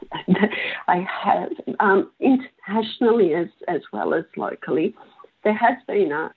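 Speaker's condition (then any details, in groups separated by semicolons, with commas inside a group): Spasmodic dysphonia; about 16 years since onset, persistent with treatment, uses strategies to short-circuit spasms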